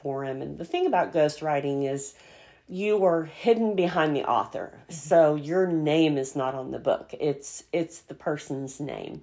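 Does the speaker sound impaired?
Yes: cleft palate; congenital.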